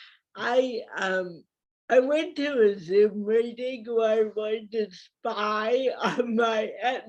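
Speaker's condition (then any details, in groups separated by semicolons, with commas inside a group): Cerebral palsy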